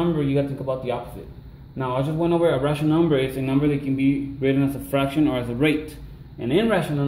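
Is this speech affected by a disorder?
No.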